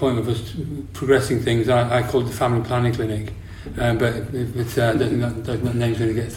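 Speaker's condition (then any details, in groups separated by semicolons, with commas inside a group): Parkinson's disease; degenerative neurological condition, brain lacks dopamine, symptoms about three years before diagnosis, no cure; quieter, mumbles a lot, new since onset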